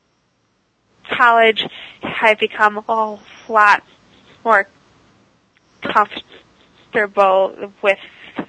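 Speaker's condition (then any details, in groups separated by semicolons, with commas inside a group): Stuttering; very severe third grade, worse high school, speakeasy from Dr. John Haskell, speech therapy helped core; device cuts stuttering about 95%, still stutters at sentence onset, worse around unfamiliar people, sometimes avoids talking; prolonged sounds, blocks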